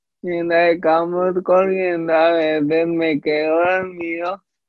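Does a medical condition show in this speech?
Yes: cerebral palsy; hypoxia after respiratory failure in infancy, wheelchair user.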